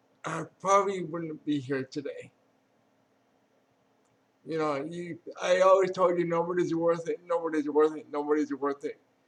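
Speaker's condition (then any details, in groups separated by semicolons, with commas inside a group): Cerebral palsy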